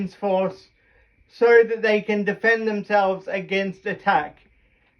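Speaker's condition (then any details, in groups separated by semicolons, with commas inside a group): Cerebral palsy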